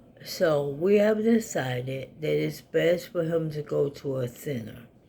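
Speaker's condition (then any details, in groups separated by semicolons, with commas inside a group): ALS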